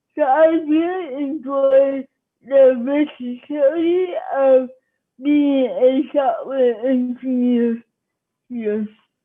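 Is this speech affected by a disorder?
Yes: cerebral palsy.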